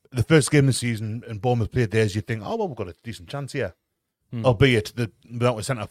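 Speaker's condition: No condition

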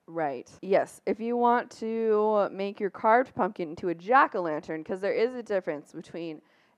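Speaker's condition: No condition

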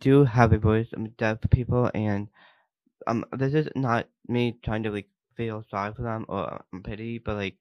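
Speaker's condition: Down syndrome; hearing, not deaf, learned American Sign Language from late teens

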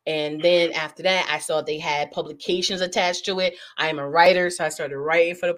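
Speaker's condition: No condition

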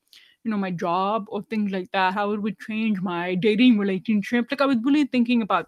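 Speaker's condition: Deafness, 99% hearing loss

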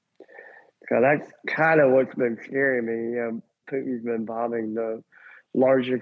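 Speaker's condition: Cleft lip and palate; congenital

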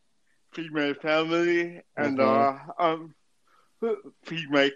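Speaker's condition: Cerebral palsy; affects speech

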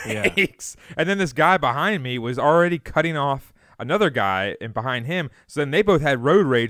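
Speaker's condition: No condition

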